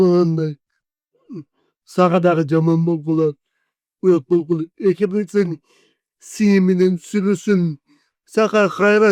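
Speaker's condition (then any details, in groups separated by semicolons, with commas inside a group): Cerebral palsy; 40 years with condition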